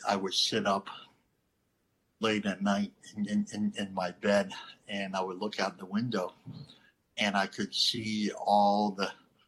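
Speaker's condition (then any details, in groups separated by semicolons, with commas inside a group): Cleft lip and palate; stuttering and unclear speech as a child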